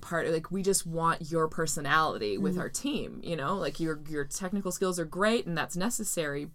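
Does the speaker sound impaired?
No.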